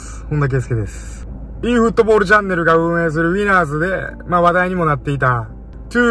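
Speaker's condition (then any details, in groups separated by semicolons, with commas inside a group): No condition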